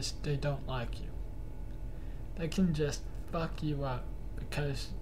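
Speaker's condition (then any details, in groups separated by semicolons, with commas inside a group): Cerebral palsy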